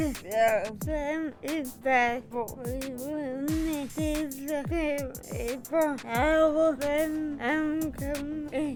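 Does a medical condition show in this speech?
Yes: cerebral palsy; from birth.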